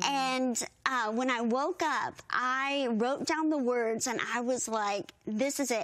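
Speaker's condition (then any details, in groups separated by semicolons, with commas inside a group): Bilateral cleft lip and palate; severe form, born in Guatemala, unable to nurse as newborn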